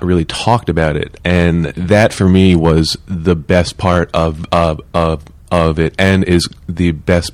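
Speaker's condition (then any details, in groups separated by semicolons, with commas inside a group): Stuttering; long covert stuttering, became quite overt as fluency deteriorated, therapy program later in life; openly advertises and discusses stuttering, program similar to American Institute for Stuttering, New York; could no longer be hidden once fluency deteriorated; repeated sounds, repeated words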